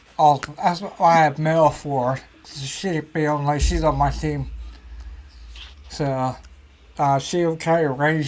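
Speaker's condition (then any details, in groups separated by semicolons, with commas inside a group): Ataxia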